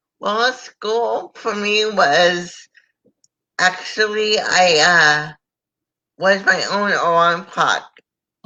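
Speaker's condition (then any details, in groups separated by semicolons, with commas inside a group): Cerebral palsy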